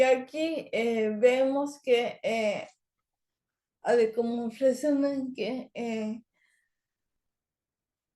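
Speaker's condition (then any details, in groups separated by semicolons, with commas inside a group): Cerebral palsy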